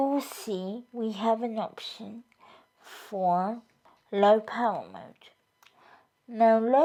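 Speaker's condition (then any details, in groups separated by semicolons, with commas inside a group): Cerebral palsy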